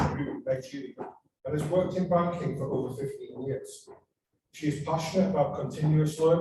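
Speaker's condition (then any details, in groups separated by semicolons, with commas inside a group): No condition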